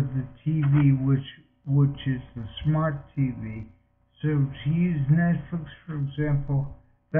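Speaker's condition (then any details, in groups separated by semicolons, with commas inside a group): Multiple sclerosis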